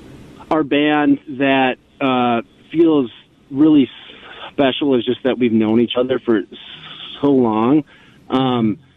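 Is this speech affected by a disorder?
Yes: stuttering; discloses stuttering at start of radio interview; on phone or radio can sound like a bad connection; here prolonged sounds.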